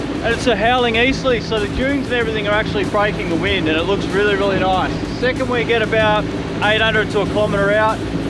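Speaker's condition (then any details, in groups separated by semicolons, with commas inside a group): No condition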